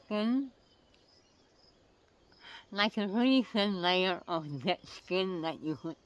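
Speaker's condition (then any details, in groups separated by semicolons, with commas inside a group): Oral cancer; tracheostomy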